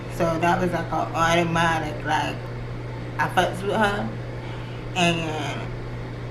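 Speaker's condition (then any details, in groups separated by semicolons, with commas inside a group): Cerebral palsy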